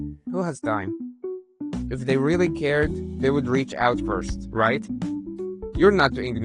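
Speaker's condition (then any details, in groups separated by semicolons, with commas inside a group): No condition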